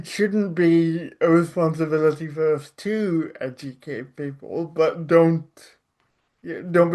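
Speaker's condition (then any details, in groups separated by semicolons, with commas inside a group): Cerebral palsy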